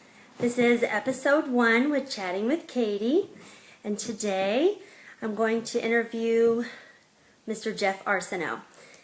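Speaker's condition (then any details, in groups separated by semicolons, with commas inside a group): No condition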